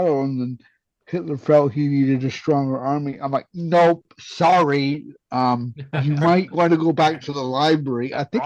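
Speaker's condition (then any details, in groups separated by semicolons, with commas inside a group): Cerebral palsy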